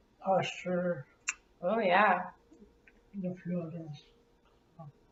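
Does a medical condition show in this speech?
Yes: cerebral palsy; from birth or womb, arm spasms; arm spasms, milder than others with it.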